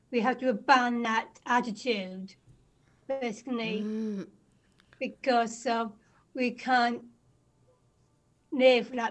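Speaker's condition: Down syndrome; speech developed well

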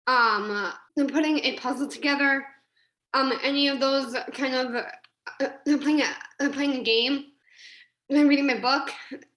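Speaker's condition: Down syndrome; coached by Diane Jensen

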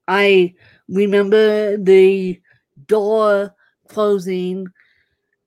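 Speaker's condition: Cerebral palsy; screws in feet

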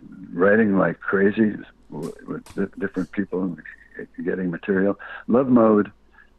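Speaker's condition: Parkinson's disease

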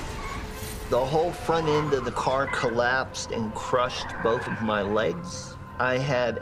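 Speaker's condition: Bilateral cleft lip and palate; congenital

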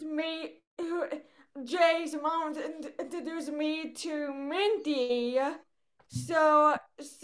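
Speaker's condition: Cerebral palsy; voice affected, speaks with accent

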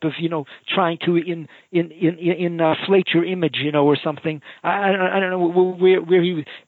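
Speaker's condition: Stuttering; stuttering since age 4, gigantic obstacle in high school; repeated sounds, repeated words, prolonged sounds

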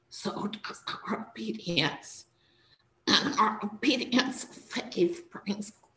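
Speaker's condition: Spasmodic dysphonia; trouble speaking during talk

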